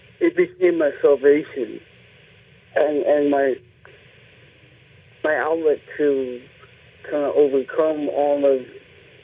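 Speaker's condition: Cerebral palsy; speech impediment while growing up

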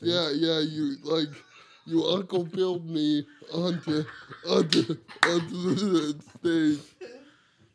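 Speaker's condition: Cerebral palsy; wheelchair user

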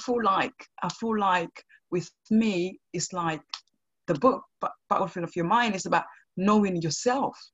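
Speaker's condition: Stammering; stammering since childhood, struggling with confidence at 16; recently started mindfulness breathing practice, two five-minute sessions through the day; stammering hindered acting training at Italia Conti theatre school, Wimbledon, felt unable to speak; repeated sounds

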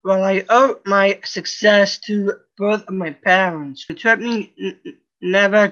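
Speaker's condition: Down syndrome; 36-year-old man, from birth

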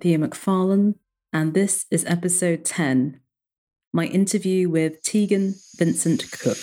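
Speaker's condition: No condition

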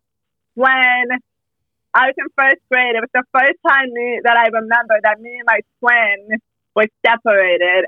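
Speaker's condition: Hearing loss, speech impediment, mild; voice sounds different, had intensive speech therapy

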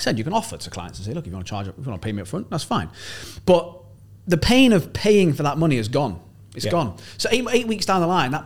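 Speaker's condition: No condition

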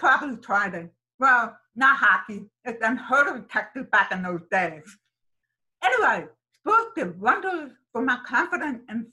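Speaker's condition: Deafness, sensorineural hearing loss; congenital profound sensorineural, adult cochlear implant

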